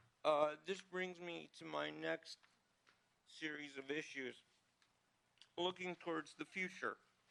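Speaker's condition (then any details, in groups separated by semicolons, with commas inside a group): Cerebral palsy; needs ramps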